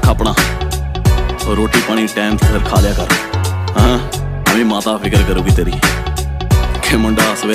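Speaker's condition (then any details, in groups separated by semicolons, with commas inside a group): No condition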